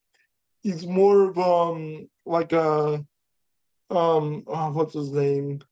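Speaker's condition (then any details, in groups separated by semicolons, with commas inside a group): Cerebral palsy; able to speak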